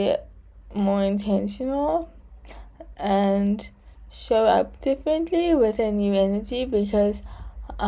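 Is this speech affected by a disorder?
Yes: cerebral palsy.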